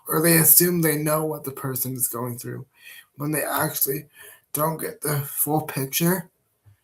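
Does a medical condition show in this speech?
Yes: cerebral palsy.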